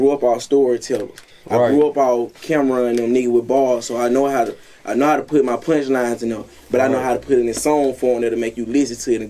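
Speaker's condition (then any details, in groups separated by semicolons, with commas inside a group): No condition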